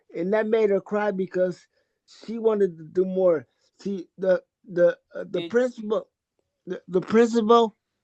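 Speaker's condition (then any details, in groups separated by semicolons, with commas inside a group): Cerebral palsy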